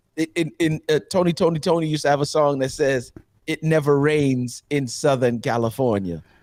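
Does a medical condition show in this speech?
No.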